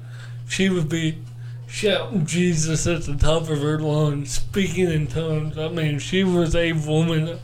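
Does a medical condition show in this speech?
Yes: cerebral palsy; born not breathing.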